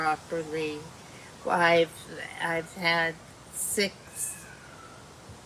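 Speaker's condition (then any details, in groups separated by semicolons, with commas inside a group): Dysarthria; speech worsening, still communicates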